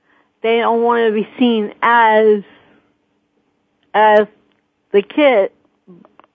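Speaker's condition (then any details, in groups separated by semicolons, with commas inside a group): Cerebral palsy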